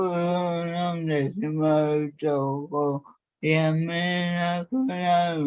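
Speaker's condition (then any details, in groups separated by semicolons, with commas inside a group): Cerebral palsy; severe, uses a wheelchair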